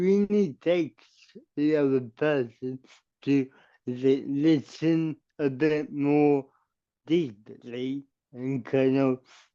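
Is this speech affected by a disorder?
Yes: cerebral palsy; permanent wheelchair user.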